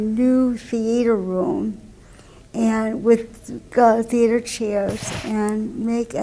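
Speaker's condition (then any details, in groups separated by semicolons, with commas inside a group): Cerebral palsy; wheelchair user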